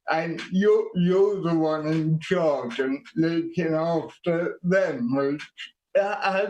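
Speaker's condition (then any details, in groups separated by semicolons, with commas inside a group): Quadriplegic cerebral palsy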